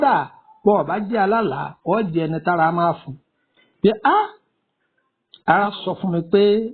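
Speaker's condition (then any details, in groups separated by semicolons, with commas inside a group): No condition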